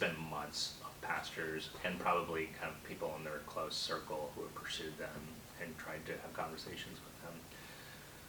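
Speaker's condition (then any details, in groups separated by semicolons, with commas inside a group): No condition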